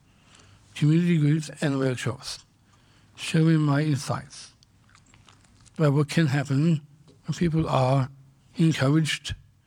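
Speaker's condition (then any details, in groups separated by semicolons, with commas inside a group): Down syndrome; congenital, diagnosed at birth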